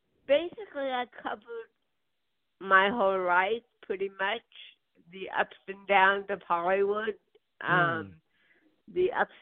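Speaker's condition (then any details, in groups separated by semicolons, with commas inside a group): Cerebral palsy; birth onset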